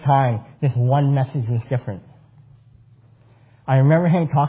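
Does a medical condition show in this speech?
Yes: cleft palate; congenital cleft palate.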